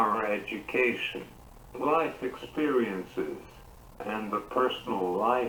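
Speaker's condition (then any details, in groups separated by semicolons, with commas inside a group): Cerebral palsy; uses wheelchair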